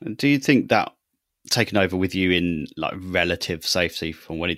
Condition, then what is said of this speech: None; typical speech.